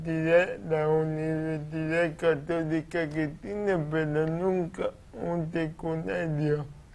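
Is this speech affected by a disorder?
Yes: cerebral palsy.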